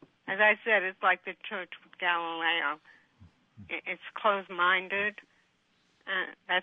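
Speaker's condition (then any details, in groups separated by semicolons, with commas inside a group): Motor neuron disease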